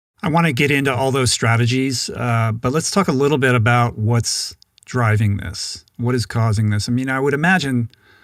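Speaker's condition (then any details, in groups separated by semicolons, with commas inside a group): No condition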